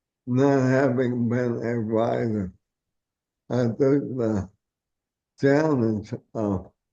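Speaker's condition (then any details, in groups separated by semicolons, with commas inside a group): ALS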